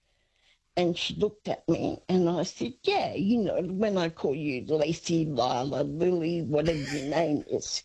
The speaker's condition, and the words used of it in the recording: Parkinson's disease. Her brain sometimes steals all her words.